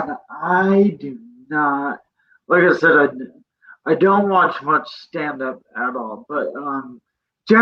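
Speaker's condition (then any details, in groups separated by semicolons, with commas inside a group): Cerebral palsy; present from birth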